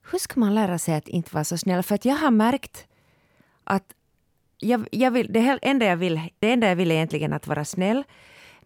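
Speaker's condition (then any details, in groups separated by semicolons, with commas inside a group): No condition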